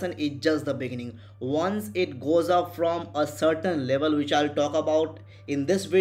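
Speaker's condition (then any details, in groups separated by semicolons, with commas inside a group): No condition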